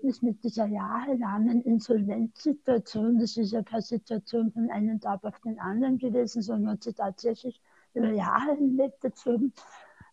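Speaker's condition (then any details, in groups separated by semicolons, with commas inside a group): Speech impairment after tongue cancer, mild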